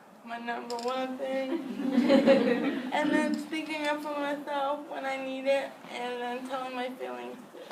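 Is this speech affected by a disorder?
Yes: cerebral palsy, spastic quadriplegic.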